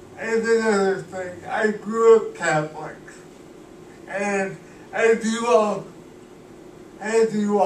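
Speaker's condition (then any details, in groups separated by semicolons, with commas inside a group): Cerebral palsy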